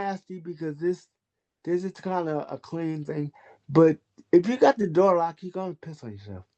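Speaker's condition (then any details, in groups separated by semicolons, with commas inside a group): Cerebral palsy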